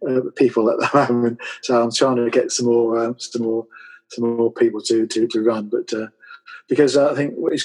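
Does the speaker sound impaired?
Yes: aphasia and apraxia after stroke; aphasia and apraxia from stroke at age 50, one-sided arm and leg weakness; about eight years post stroke, home speech therapy every two days four months, later NHS therapist; trouble getting words out, intelligence intact, early on only yes, no and swear words.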